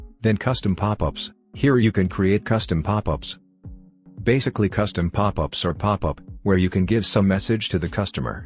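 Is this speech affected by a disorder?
No.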